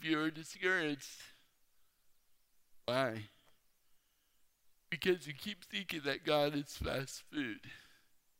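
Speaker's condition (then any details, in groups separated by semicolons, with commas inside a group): Torsional dystonia; sudden onset eighth grade, rare muscle and nerve disease, torso twisting, wheelchair by senior year, colon surgery; changed way of speaking, voice abnormal, hard for strangers to understand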